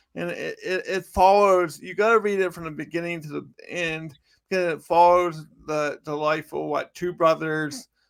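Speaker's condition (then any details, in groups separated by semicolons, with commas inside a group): Cerebral palsy; from birth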